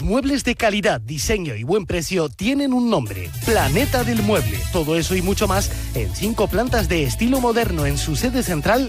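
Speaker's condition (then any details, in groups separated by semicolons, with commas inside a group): No condition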